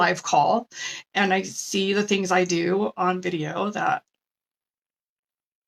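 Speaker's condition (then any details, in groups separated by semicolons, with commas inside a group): No condition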